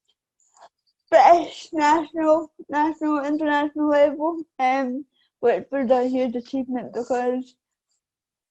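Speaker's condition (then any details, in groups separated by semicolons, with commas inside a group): Cerebral palsy; affects balance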